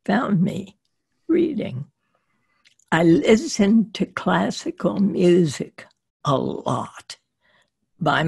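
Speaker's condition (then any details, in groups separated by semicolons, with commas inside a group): Spasmodic dysphonia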